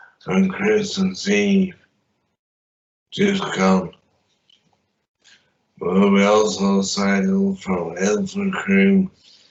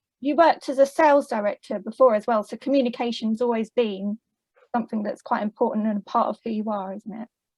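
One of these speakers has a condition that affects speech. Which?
The first: traumatic brain injury; accident, limb injuries; walks independently, fatigue, therapy ended; initially mute, peg fed, unclear, worse with noise, fatigue, head back.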